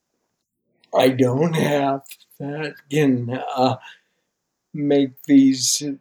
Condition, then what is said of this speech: Ataxia. Speech, as you can tell, my speech is somewhat distorted from the disease, as well as swallowing and a whole bunch of other things like that.